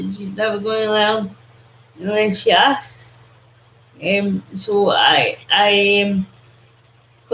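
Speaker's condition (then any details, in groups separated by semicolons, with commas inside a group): Cerebral palsy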